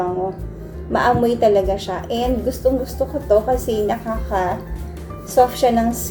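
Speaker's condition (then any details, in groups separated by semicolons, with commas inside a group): No condition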